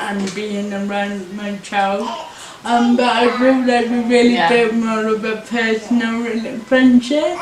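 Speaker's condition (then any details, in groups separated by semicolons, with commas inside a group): Cerebral palsy; arm tremors; needs assistance with cooking and eating; speech affected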